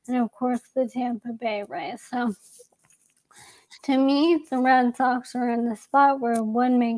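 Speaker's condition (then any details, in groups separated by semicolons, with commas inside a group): ALS; young onset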